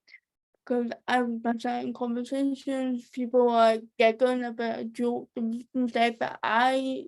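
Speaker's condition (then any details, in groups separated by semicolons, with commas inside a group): Cerebral palsy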